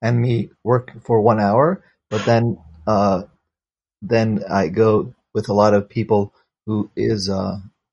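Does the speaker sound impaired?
Yes: aphasia after stroke; non-fluent aphasia, caused by stroke during surgery for hereditary mitral valve prolapse; many years since stroke, still working with speech pathology, carries aphasia id card; effortful, labored, comprehension intact.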